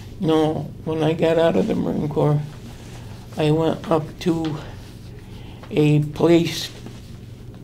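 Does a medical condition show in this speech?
Yes: traumatic brain injury.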